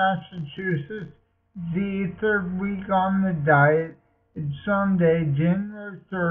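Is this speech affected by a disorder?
Yes: multiple sclerosis.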